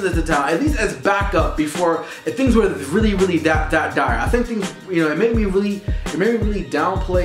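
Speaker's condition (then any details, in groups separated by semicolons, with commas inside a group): No condition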